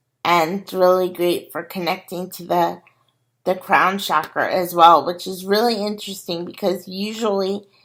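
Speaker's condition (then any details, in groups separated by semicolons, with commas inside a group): Cerebral palsy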